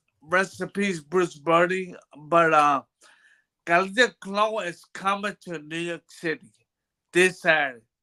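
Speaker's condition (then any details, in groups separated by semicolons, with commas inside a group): Brain bruising; speech bad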